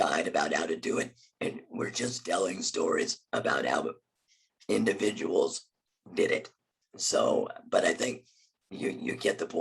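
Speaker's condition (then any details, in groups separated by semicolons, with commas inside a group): Laryngectomy; hard to speak loudly, some words hard, cannot eat and speak together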